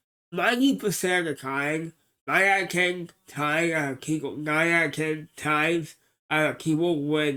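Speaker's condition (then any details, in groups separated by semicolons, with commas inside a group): Cerebral palsy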